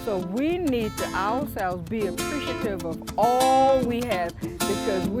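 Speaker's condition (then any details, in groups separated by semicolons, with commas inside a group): No condition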